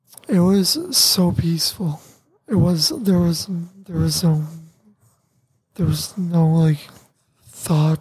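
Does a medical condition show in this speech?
Yes: tracheostomy; tracheostomy connected to ventilator, paralysis after accident, breathing affected; voice lost at first, spelled on communication board, voice later regained, cuff inflated at night stops talking.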